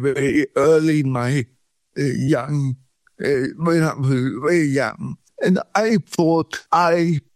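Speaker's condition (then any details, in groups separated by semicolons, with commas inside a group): Cerebral palsy; cramp and pain free in Thailand, pain returns in Sweden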